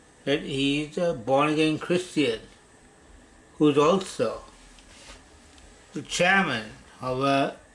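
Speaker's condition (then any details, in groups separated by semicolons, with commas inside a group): Parkinson's disease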